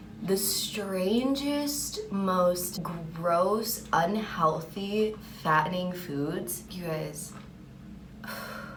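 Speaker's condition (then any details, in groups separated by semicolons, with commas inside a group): No condition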